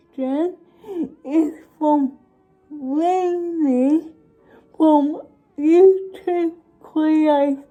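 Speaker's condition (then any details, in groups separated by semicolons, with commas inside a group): Cerebral palsy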